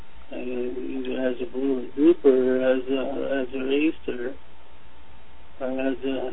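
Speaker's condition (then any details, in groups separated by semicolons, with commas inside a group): Parkinson's disease; stage 2 left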